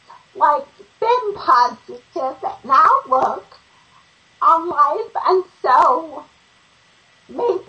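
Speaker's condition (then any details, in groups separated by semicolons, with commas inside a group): Ataxia; ataxia after brainstem malformation bled, brain hemorrhage and surgery, onset age 36 with facial tingling, numbness; about 5 years since onset, shakes when attempting tasks, still practices standing daily, writing physically challenging; lost speech and swallowing after hemorrhage, relearned both through speech therapy, memory and cognition intact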